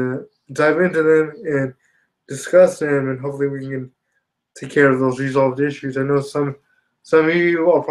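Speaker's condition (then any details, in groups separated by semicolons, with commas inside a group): Spastic quadriplegia cerebral palsy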